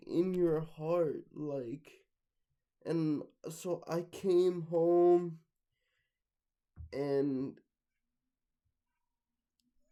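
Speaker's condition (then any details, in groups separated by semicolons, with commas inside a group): Cerebral palsy, mixed, mild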